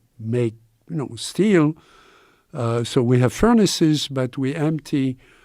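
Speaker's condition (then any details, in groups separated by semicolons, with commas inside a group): No condition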